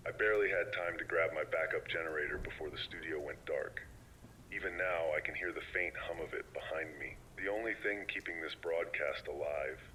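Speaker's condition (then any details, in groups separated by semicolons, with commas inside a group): No condition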